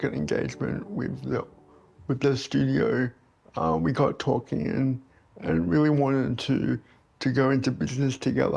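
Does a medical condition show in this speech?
Yes: cerebral palsy.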